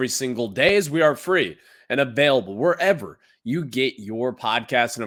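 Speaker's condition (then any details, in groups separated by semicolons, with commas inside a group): No condition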